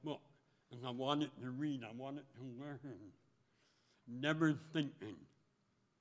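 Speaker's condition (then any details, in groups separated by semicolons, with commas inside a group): Speech impediment; impediment recognizable on radio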